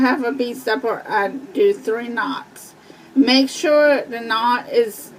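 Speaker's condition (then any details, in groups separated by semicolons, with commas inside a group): Cerebral palsy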